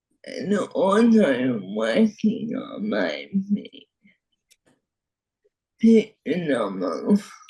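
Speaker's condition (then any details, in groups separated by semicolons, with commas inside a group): Friedreich's ataxia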